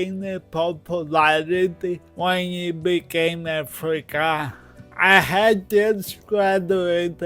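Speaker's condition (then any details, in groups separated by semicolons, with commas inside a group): Cerebral palsy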